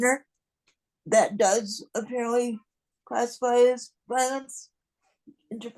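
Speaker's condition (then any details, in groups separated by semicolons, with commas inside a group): Cerebral palsy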